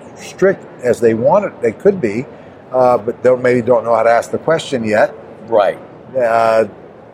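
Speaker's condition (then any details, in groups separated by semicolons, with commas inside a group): No condition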